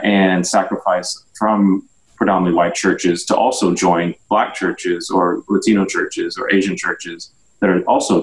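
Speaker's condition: No condition

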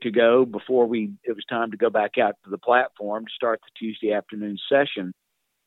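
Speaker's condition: No condition

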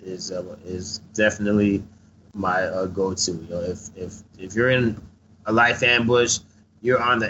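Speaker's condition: Stutter; acquired stutter after combat traumatic brain injury, memory loss, selective hearing, Shepherd Center TBI program; mild speech impediment with stuttering, loses train of thought mid-sentence; repeated words, prolonged sounds

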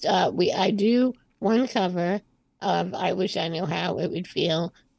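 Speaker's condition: Spinal muscular atrophy type 2; speaking and singing much stronger since medication

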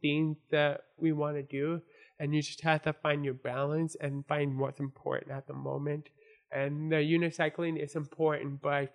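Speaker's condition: Born deaf, congenital; had to learn to speak and hear, hard, first full sentence at age five, English difficult

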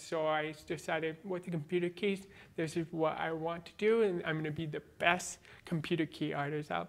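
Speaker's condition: Born deaf, cochlear implant, congenital

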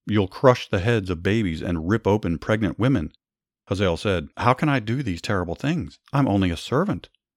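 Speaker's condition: No condition

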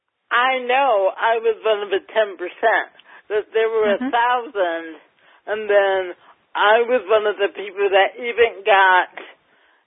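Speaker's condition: Cerebral palsy, mild; mildly affects speech

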